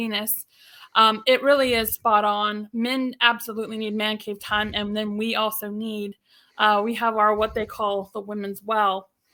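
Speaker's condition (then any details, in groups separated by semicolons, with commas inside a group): No condition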